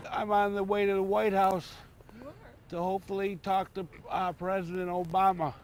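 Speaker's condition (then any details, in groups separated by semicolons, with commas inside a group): Cerebral palsy; muscle spasms without daily exercise, walks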